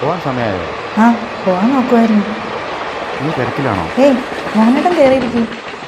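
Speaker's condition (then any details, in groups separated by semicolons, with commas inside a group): No condition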